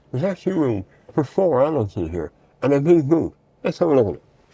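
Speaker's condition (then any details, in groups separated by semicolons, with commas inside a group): Mouth cancer surgery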